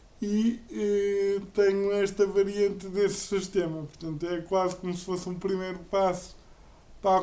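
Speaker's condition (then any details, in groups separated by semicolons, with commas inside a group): Cerebral palsy; uses a wheelchair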